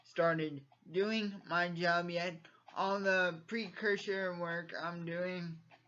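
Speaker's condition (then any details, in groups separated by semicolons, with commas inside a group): Cerebral palsy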